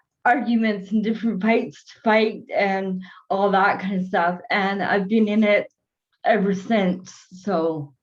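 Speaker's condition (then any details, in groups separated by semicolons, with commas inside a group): Cerebral palsy; early difficulty forming words, learned by mimicry, no speech therapy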